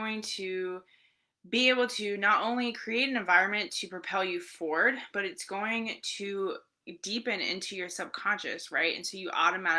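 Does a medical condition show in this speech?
No.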